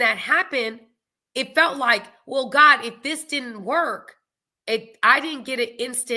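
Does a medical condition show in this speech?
No.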